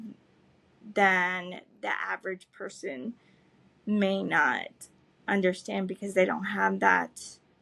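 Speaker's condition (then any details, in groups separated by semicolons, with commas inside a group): Cerebral palsy, spastic; able to speak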